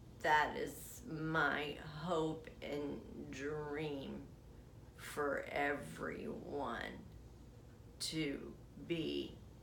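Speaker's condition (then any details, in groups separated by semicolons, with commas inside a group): Essential tremor; affects legs as well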